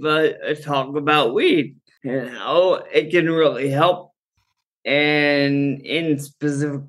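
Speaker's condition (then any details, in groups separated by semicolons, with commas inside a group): Friedreich's ataxia; genetic neurodegenerative movement disorder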